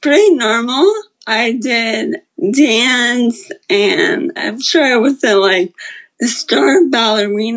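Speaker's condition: Friedreich's ataxia; communication becoming more challenging as disease progresses

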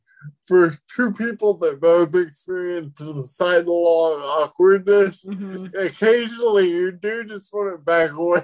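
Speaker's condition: Cerebral palsy

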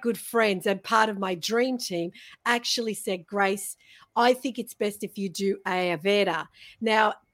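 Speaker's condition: No condition

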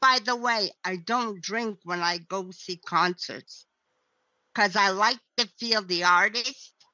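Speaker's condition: Cerebral palsy; voice ruined by intubation

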